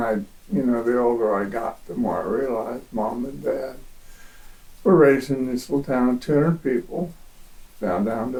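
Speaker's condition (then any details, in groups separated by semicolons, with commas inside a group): Parkinson's disease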